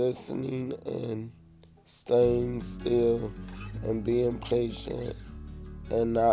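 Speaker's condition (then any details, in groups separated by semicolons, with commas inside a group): Cerebral palsy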